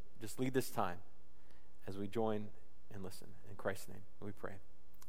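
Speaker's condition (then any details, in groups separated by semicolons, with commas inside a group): No condition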